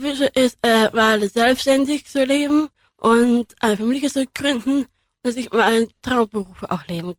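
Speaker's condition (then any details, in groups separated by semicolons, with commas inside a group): Down syndrome; trisomy 21, three copies of chromosome 21, genetic anomaly; 24 years old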